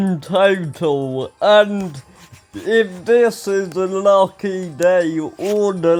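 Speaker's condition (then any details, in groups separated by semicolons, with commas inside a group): Ataxia; speech recently worse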